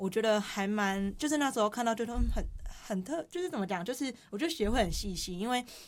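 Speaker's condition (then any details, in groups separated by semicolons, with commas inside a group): Hearing impairment; less severe than severe or profound hearing loss; language expression rated very good by host, self-reported as sometimes slightly unclear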